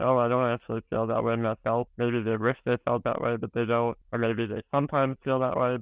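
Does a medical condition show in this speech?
Yes: spinal muscular atrophy.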